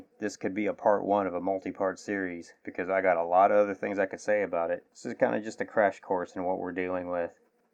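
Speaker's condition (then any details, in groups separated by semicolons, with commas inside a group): No condition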